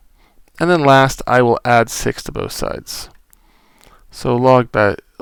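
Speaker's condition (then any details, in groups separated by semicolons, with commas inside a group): No condition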